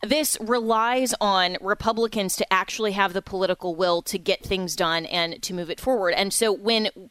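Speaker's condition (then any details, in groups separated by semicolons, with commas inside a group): No condition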